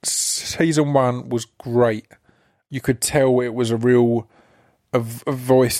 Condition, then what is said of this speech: Stuttering. I mean, my stutter proper came out then.